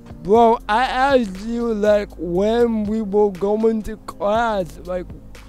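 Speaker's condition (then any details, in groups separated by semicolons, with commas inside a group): Cerebral palsy; from birth; voice noticeably affected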